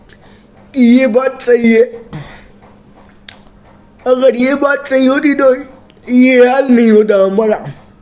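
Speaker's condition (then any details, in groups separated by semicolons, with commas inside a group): Cerebral palsy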